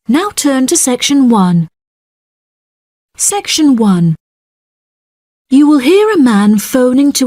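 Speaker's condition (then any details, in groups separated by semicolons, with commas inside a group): No condition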